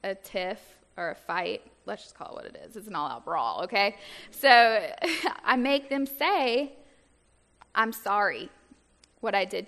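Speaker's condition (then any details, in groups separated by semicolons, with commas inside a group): No condition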